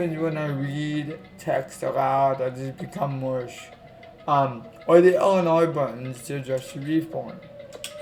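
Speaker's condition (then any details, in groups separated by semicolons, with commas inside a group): Cerebral palsy; affects legs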